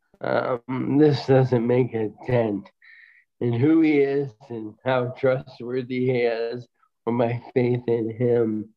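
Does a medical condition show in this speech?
Yes: bulbar onset ALS; brain breakdown with various muscles, voice affected first, diagnosed last fall; within last few months of diagnosis; voice deteriorating, expected to progress to swallowing and breathing.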